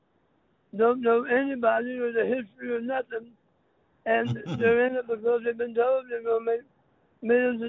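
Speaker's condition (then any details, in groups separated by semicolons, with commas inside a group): Throat cancer; throat cancer survivor, voice box kept, no hole in throat, lasting impact on throat and speech; speech impediment, sounds like a very unique accent, may be hard to understand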